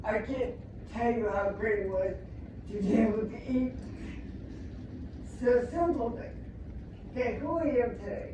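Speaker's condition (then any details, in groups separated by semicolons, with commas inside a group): Traumatic brain injury; speech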